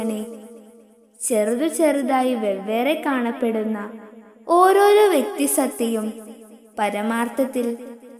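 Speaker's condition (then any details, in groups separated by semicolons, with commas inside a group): No condition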